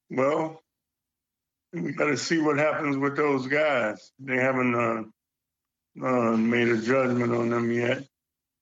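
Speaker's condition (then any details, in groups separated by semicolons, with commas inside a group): Parkinson's; Parkinson's disease for quite a while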